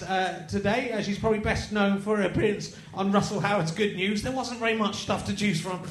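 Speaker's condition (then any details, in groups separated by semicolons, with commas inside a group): No condition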